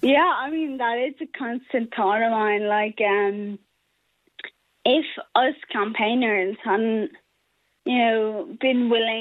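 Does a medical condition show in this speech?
Yes: Friedreich's ataxia; rare progressive neuromuscular disease, nerve damage, muscle weakness, mobility loss, awaiting HSE reimbursement of Skyclarys.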